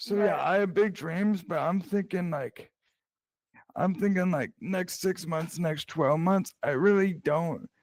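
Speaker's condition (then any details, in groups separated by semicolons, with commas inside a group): Cerebral palsy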